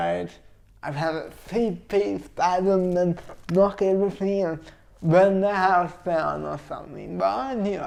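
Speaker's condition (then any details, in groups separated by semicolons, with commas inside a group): Cerebral palsy; formerly frequent stuttering, pauses for breath, improved with training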